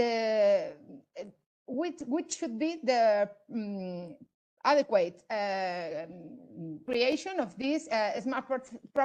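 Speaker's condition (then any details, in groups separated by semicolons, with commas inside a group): No condition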